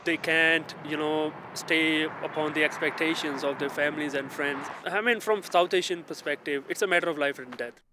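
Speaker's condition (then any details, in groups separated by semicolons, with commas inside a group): No condition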